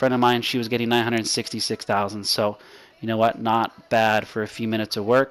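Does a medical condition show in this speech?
No.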